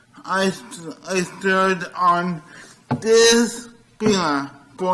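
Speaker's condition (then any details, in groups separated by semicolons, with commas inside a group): Cerebral palsy; from birth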